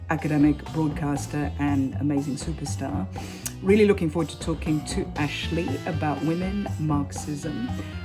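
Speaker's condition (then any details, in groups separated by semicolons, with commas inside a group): No condition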